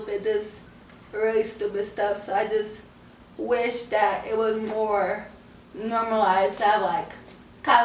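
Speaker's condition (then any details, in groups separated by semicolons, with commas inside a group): Cerebral palsy; scoliosis, spine and leg surgery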